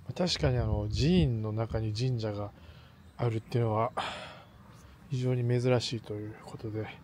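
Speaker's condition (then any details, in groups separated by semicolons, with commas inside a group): No condition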